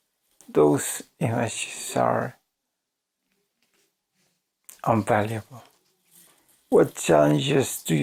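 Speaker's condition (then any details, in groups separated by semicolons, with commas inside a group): ALS; voice severely damaged, hard to understand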